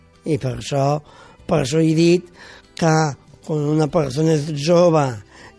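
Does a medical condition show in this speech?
Yes: Down syndrome; congenital, born with it.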